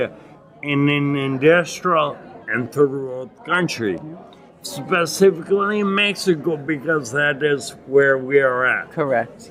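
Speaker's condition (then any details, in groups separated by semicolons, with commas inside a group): Acquired ataxia (lance-adams syndrome); dysarthria, tongue biting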